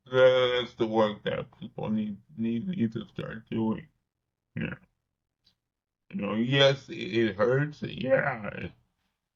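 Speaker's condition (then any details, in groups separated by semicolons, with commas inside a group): Cerebral palsy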